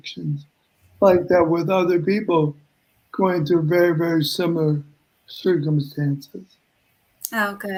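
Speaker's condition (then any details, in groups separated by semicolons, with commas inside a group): ALS; mainly affects voice and breathing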